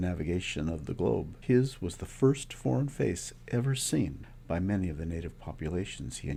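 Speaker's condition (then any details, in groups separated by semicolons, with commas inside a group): No condition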